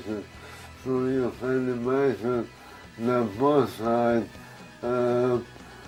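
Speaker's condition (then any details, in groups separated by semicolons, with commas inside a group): MND/ALS; progressive; poor speech at onset, slow speech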